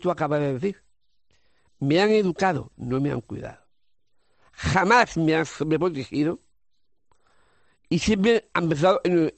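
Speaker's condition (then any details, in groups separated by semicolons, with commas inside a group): Down syndrome; congenital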